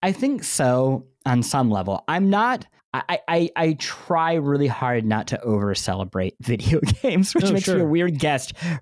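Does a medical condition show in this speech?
Yes: cleft lip and palate; surgeries most summers of childhood.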